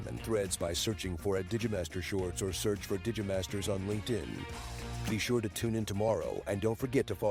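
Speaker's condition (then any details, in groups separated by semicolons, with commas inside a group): No condition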